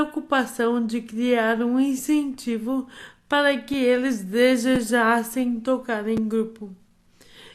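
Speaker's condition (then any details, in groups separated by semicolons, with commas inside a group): Amyotrophic lateral sclerosis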